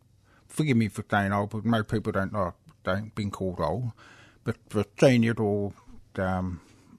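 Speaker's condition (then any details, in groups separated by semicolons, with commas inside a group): Hearing loss with cochlear implants; both implants, number seven model Bluetooth phone streaming, telecoil via Cochlear app, hears fridge motor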